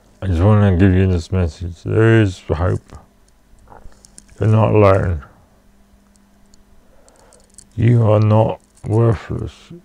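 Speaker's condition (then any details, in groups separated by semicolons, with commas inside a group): Cerebral palsy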